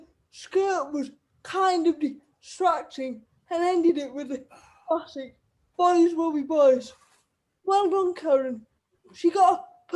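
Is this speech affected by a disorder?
Yes: cerebral palsy; wheelchair user.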